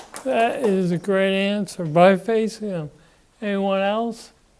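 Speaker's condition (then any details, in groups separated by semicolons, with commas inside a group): Parkinson's disease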